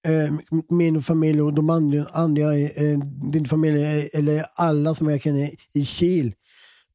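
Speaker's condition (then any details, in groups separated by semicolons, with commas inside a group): Down syndrome; present from birth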